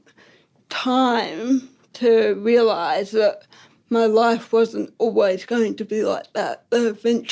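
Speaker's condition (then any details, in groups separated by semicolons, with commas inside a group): Ataxic cerebral palsy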